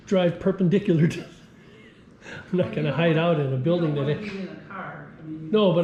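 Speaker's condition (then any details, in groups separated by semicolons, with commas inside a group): No condition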